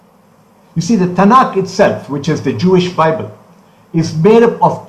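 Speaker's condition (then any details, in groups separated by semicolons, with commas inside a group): No condition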